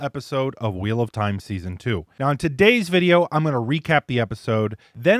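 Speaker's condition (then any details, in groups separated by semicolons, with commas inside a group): No condition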